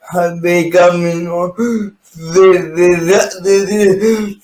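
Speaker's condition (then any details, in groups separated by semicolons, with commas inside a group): Cerebral palsy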